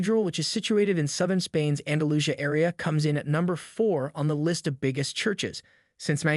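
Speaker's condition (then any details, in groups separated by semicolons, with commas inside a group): No condition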